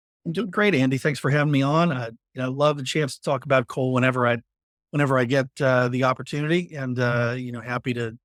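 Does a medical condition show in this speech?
No.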